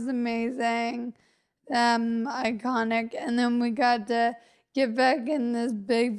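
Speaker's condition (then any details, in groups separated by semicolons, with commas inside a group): Friedreich's ataxia; symptoms vary day to day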